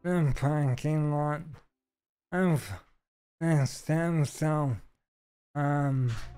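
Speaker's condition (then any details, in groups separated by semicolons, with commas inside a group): ALS; stem cell treatment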